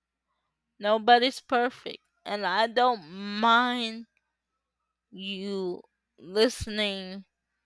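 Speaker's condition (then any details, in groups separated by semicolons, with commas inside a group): Cerebral palsy; uses power wheelchair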